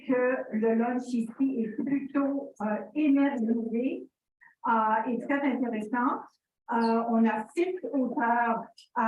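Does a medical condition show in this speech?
No.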